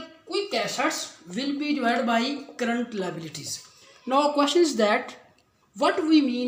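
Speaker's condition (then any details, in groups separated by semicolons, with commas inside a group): No condition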